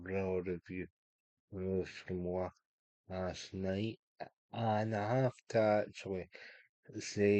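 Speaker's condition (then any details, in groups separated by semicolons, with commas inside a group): Cerebral palsy; unable to walk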